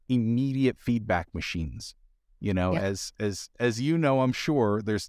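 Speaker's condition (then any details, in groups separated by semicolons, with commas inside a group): No condition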